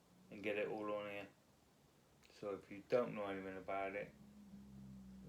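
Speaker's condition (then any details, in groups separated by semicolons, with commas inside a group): Multiple sclerosis; crawls around, daily aches and pains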